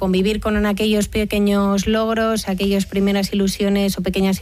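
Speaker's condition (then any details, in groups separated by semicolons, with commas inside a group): No condition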